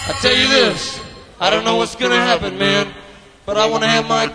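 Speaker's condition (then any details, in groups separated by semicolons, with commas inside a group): No condition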